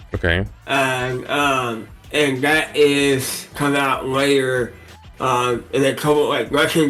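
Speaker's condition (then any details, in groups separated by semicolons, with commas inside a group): Cerebral palsy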